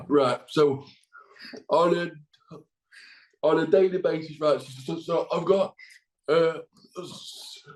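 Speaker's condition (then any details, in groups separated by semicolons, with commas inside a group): Cerebral palsy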